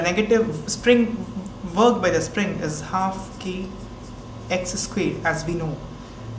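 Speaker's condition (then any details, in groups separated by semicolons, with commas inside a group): No condition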